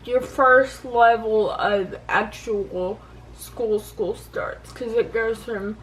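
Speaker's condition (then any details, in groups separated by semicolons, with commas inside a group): Cerebral palsy; affects balance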